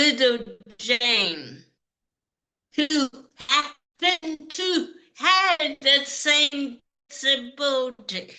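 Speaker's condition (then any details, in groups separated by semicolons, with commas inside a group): Cerebral palsy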